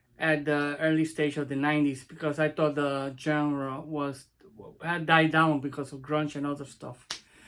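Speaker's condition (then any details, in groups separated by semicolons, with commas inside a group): No condition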